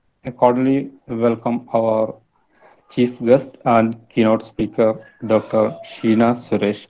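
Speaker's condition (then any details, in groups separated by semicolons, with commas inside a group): No condition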